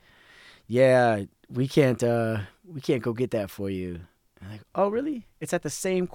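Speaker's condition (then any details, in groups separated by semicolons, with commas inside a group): No condition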